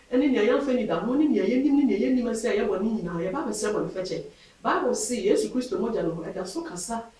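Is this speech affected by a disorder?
No.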